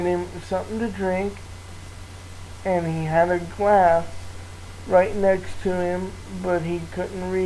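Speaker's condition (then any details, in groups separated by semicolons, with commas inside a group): Cerebral palsy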